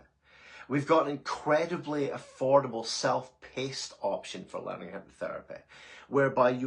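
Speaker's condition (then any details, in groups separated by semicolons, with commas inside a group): No condition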